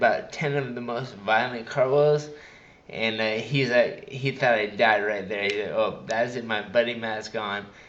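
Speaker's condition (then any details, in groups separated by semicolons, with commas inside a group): Traumatic brain injury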